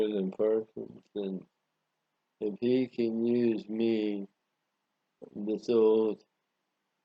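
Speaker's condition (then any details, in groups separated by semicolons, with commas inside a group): Parkinson's disease; about 12 years since onset, worsening for five years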